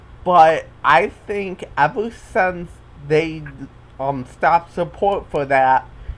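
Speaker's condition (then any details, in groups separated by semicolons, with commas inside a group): Cerebral palsy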